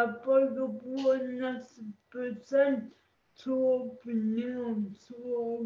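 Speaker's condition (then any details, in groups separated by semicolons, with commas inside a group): Cerebral palsy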